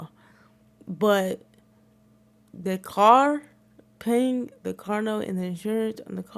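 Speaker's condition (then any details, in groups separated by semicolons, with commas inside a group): Cerebral palsy; wheelchair user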